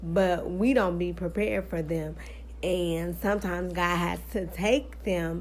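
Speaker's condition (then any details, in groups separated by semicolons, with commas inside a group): Cerebral palsy, spastic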